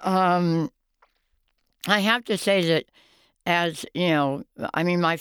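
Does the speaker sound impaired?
Yes: oral cancer, half tongue removed, partial glossectomy.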